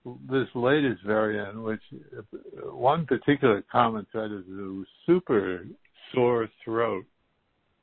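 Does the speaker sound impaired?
Yes: Parkinson's; stem cell infusions in Houston, infusions finished, assessment due in September; COVID caught on Houston trip, congestion, super sore throat, muscle ache.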